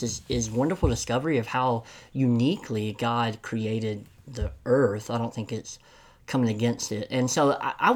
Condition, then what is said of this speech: Cleft palate. I'm from Tennessee, so enunciation isn't always good.